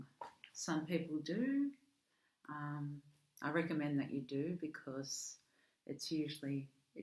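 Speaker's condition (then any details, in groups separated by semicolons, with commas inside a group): No condition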